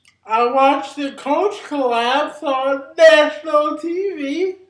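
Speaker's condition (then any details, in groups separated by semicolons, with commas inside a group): Cerebral palsy; brain injury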